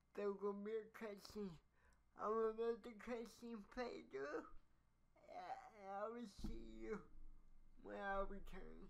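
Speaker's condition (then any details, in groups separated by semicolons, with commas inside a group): Cerebral palsy; brain oxygen deprivation, physical disability; speech affected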